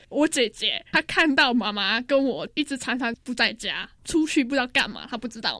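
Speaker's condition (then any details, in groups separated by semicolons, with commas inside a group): Hearing impairment; hearing loss from infancy, cochlear implant, mild cerebral palsy, leg-muscle rehabilitation, early intervention from eight months; hears clearly, cerebral palsy signs no longer visible; childhood tongue-tie, frenulum cut, speech therapy at 雅文基金会, home word-card drills, 台南启聪 classes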